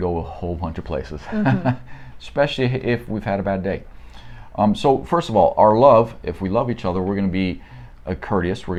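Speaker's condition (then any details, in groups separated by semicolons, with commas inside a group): No condition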